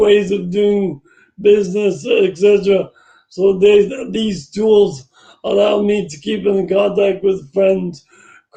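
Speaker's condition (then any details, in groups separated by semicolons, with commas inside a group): Brain injury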